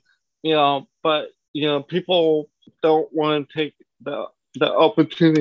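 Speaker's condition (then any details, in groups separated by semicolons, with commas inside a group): Cerebral palsy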